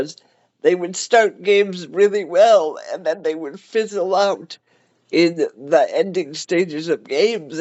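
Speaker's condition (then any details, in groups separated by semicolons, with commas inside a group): Cerebral palsy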